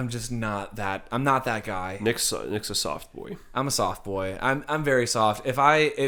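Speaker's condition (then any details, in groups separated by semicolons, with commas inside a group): No condition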